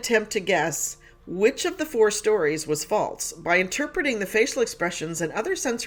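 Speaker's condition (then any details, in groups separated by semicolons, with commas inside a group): No condition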